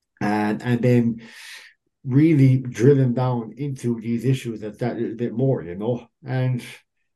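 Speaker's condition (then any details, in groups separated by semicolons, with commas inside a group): Cleft lip and palate; undergoing orthodontic treatment for aesthetics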